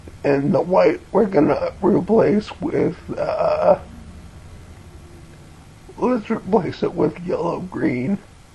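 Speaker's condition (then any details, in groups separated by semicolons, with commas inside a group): Cerebellar ataxia from brain tumour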